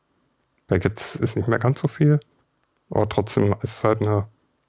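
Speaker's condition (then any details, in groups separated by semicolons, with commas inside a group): Duchenne muscular dystrophy; age 27, earlier rehab stays with others with muscular dystrophy; unable to play football in real life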